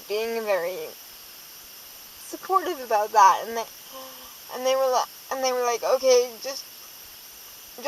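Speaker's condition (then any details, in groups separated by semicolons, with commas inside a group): Cerebral palsy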